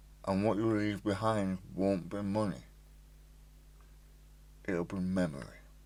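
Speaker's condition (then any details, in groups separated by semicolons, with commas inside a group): Stage 4 tongue cancer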